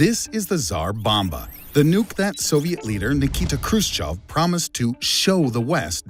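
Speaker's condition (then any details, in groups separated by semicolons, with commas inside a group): No condition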